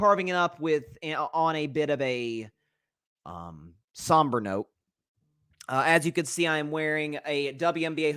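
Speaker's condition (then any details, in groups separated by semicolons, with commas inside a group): No condition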